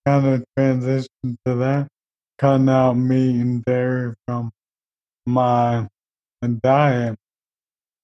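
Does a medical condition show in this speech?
Yes: ALS; young onset, diagnosed age 29, progressive neurodegenerative, affects walking, speech and eventually breathing; voice changed from before, harder to hear, harder to talk and be understood.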